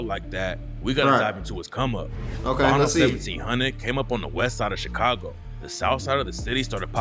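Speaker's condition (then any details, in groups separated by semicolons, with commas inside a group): No condition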